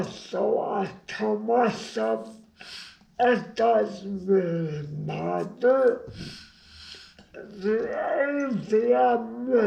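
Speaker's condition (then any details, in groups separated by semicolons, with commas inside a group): Brain injury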